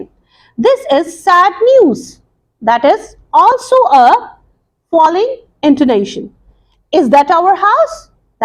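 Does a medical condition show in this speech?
No.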